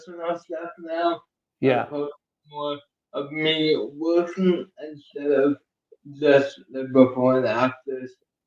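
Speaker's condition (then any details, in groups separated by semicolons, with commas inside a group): Cerebral palsy; uses one hand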